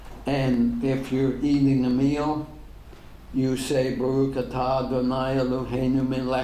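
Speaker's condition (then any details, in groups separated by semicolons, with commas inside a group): ALS; degenerative; diagnosed ten years ago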